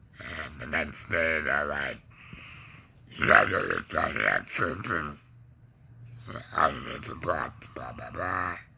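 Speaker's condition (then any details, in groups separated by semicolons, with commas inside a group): Laryngectomy; neck breather, stoma, tongue cancer, throat rebuilt with intestine, radiation, neck scarring; neck breather 10 years, tube fed, tongue pain; cough clears mucus, losing remaining tongue would end voice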